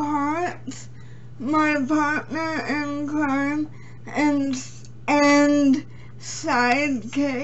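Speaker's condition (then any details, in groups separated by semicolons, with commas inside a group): Cerebral palsy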